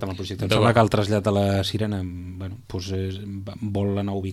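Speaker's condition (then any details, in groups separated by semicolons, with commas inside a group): No condition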